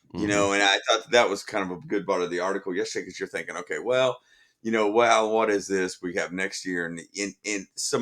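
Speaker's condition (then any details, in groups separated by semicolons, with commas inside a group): No condition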